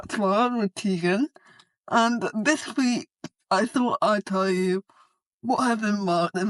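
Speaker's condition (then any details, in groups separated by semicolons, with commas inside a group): Cerebral palsy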